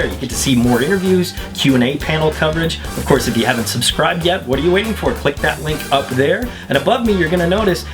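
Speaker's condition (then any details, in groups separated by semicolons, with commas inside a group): No condition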